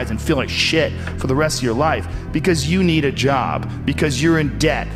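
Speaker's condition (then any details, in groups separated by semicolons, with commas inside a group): No condition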